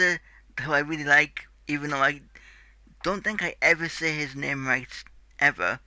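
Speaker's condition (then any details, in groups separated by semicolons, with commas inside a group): Cerebral palsy; tight muscles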